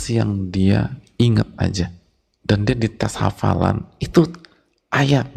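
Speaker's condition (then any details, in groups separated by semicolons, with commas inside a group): No condition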